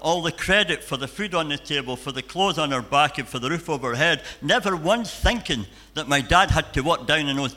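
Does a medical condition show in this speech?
Yes: cleft palate and cleft lip.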